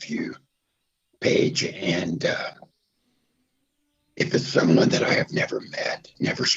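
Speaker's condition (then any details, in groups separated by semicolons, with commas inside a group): Throat cancer, half voicebox, partial laryngectomy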